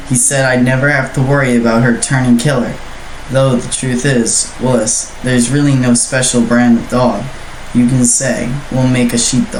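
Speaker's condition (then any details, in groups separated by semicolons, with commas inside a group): No condition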